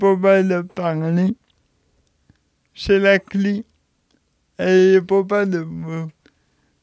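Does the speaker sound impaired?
Yes: cerebral palsy; since birth, unable to walk, personal helper comes, respite house since age 8 or 9.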